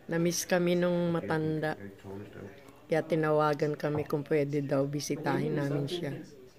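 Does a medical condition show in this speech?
No.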